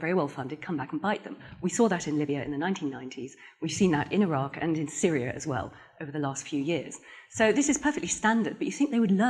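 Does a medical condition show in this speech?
No.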